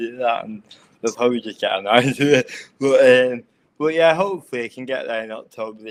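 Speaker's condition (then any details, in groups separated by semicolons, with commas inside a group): Cerebral palsy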